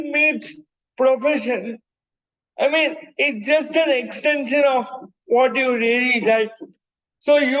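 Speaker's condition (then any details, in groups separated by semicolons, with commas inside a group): Cerebral palsy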